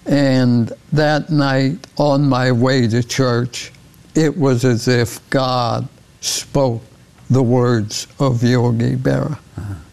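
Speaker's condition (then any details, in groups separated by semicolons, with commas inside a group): ALS; progressive neurodegenerative disease causing loss of muscle control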